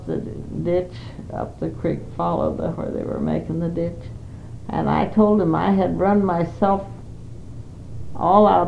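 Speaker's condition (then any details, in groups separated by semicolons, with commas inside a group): Parkinson's; not very able to do much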